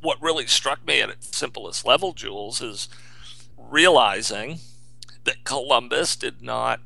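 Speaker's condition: Spasmodic dysphonia; rare neurological voice disorder, partial voice loss, onset amid housing market collapse

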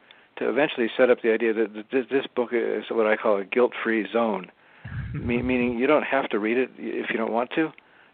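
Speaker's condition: Parkinson's disease; diagnosed while still working

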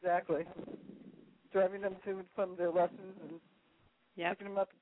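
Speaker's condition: Parkinson's disease; early onset at 42, started on left side, right-handed, doctor suspected childbirth trigger with predisposition; 10 years since onset, still on medication, custom-designed retainer for one month, symptoms reversing, hyperbaric oxygen helped briefly; speaks well, near normal now, previously could not sustain long conversation, occasional difficulty saying a word

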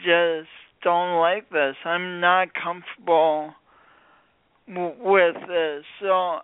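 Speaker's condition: Speech impediment from birth injury; born a few weeks early, oxygen loss on way to emergency room, coordination differences, since birth; distinctive voice, noted as not a Midwestern accent

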